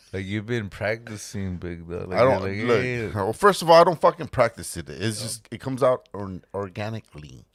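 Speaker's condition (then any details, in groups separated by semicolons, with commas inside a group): No condition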